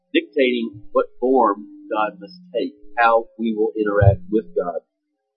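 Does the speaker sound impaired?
No.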